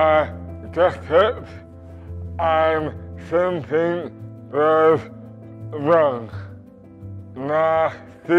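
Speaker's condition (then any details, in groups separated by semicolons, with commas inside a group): Dystonia; sudden slurred speech, difficulty eating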